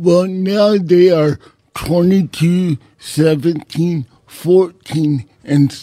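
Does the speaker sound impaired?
Yes: cerebral palsy; congenital, uses a wheelchair, cannot write own name, able to drive a car; self-described as not having a radio voice, says not drunk.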